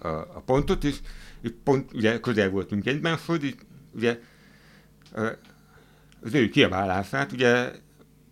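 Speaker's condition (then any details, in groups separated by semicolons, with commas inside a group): Hearing impairment, hard of hearing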